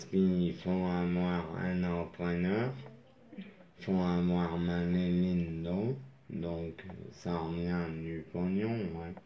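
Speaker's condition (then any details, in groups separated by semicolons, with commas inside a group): Traumatic brain injury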